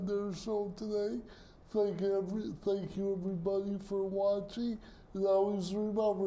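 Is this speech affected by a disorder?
Yes: cerebral palsy; speech impairment.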